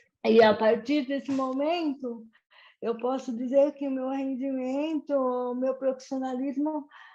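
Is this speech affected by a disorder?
Yes: cerebral palsy.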